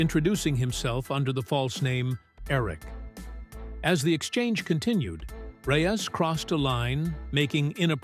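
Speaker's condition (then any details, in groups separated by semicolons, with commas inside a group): No condition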